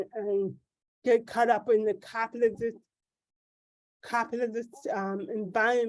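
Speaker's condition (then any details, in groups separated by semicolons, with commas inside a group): Cerebral palsy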